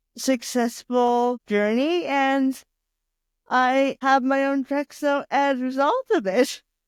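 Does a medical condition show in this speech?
Yes: cerebral palsy.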